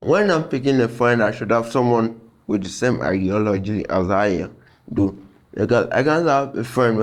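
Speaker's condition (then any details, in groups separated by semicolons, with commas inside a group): Cerebral palsy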